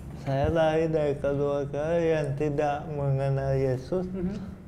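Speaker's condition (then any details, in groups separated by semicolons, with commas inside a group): Cerebral palsy; since birth, breech delivery injury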